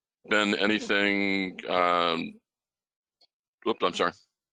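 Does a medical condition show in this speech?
No.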